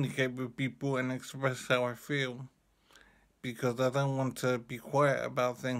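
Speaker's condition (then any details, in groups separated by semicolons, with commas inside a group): Brain injury; severe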